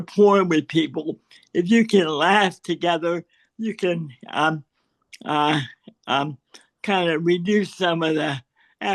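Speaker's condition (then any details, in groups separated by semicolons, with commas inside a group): Cerebral palsy; spasticity, leans right, since childhood; wheelchair user after spinal cord surgery about five years ago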